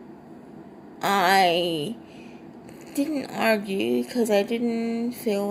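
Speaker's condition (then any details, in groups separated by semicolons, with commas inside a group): Cerebral palsy, triplegia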